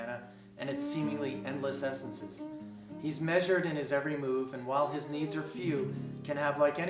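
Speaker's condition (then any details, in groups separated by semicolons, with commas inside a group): No condition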